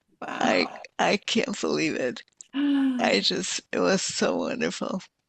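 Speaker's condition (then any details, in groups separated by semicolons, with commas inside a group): Multiple sclerosis; quadriplegic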